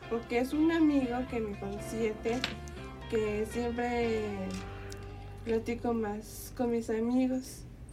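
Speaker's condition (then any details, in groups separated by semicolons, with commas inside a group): Down syndrome; 20 years old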